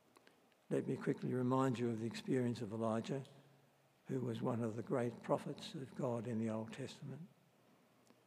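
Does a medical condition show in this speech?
Yes: Parkinson's disease; unpredictable effects.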